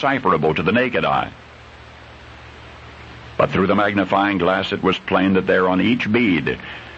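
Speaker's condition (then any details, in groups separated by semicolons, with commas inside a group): No condition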